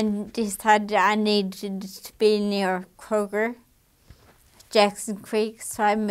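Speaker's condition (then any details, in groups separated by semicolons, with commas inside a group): Damaged diaphragm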